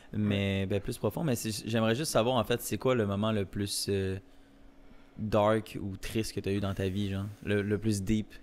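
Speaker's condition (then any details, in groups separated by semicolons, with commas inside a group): No condition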